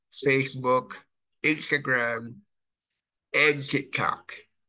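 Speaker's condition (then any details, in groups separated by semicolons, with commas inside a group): Cerebral palsy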